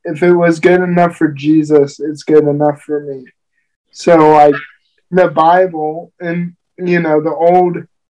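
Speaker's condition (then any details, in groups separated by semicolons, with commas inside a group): Cerebral palsy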